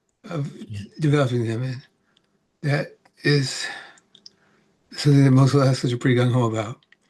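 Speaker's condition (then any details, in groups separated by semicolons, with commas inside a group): Parkinson's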